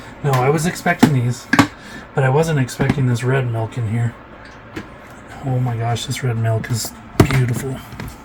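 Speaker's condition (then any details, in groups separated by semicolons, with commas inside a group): No condition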